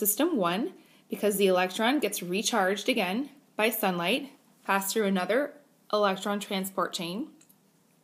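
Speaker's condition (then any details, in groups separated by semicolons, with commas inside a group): No condition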